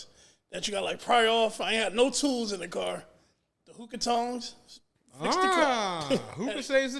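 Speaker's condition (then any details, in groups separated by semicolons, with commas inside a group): No condition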